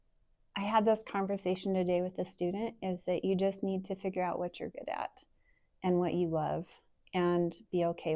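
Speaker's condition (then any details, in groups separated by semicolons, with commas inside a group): No condition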